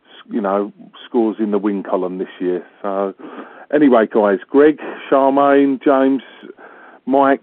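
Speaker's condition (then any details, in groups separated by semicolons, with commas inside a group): No condition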